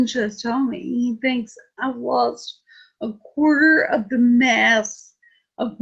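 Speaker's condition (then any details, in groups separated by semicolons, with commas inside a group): Friedreich's ataxia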